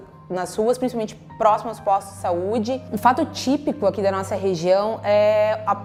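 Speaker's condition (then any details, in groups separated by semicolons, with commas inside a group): No condition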